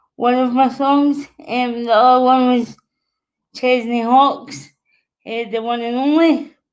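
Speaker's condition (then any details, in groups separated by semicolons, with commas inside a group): Cerebral palsy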